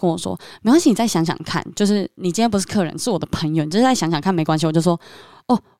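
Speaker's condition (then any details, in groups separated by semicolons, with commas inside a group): Cleft lip and palate, submucous cleft palate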